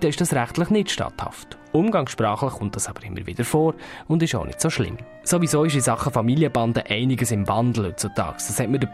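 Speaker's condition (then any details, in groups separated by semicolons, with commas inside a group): No condition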